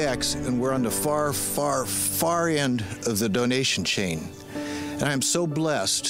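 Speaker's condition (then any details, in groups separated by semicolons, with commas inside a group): No condition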